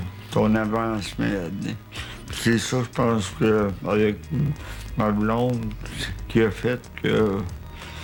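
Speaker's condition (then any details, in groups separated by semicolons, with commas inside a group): Cerebral palsy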